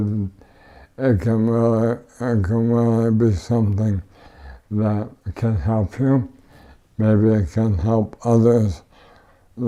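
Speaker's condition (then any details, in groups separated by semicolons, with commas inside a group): ALS; tracheotomy, wheelchair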